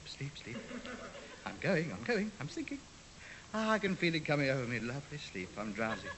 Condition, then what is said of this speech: No condition.